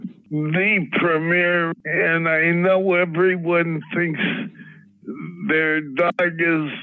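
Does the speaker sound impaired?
Yes: Parkinson's disease; diagnosis led to medicinal cannabis use.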